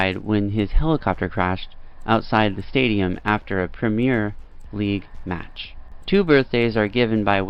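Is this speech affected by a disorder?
No.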